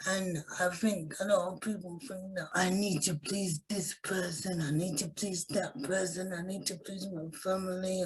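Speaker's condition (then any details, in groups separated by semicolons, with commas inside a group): Cerebral palsy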